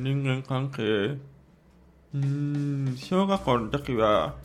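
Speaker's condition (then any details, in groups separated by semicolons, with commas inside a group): Hearing impairment, grade 2, congenital; communicates by spoken language, not sign language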